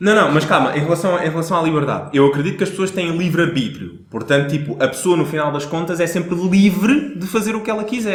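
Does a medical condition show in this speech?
No.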